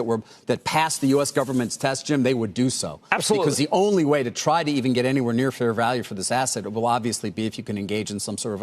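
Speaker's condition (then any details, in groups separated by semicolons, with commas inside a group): No condition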